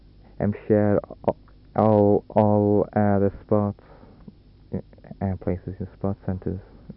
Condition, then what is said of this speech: Stuttering. No, there's times, and you feel okay, but if the stammer starts, then you feel a bit awkward, a bit embarrassed, maybe.